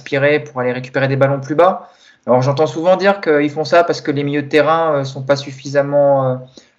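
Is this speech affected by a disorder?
No.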